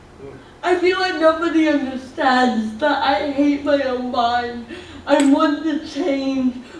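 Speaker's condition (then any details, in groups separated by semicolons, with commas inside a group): Cerebral palsy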